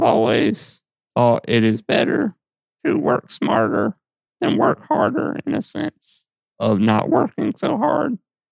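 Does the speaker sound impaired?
Yes: muscular dystrophy; lifelong, muscle atrophy and weight loss, muscle and fat lost around tailbone, repositioned in bed by mother.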